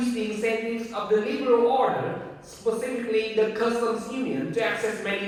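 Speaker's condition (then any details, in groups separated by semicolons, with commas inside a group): No condition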